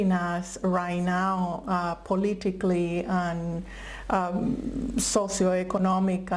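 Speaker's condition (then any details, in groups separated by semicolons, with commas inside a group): No condition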